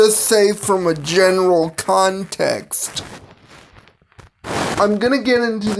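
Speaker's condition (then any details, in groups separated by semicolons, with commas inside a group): Cerebral palsy; physical disability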